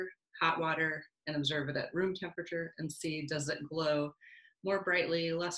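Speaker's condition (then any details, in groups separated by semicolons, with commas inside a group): No condition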